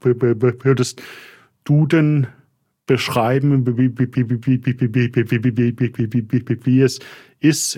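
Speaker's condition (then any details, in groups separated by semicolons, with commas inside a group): Stuttering; very severe stuttering, never able to hide it; stuttering audible during recording; extremely severe stuttering, clearly audible; repeated sounds, prolonged sounds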